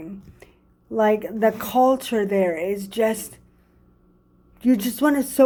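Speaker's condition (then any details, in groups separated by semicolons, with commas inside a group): Cerebral palsy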